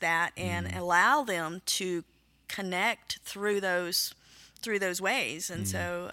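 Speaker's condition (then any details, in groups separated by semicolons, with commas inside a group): No condition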